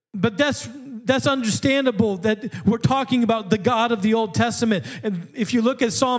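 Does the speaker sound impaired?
No.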